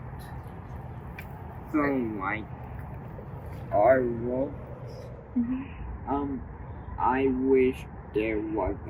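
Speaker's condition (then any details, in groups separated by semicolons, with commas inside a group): Cerebral palsy; uses service dog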